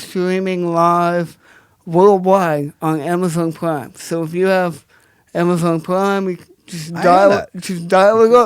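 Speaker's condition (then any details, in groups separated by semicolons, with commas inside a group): Cerebral palsy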